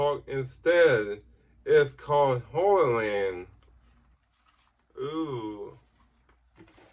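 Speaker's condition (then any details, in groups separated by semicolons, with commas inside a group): Ataxic cerebral palsy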